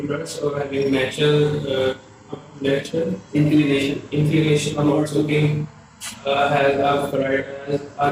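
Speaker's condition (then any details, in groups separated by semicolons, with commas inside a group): No condition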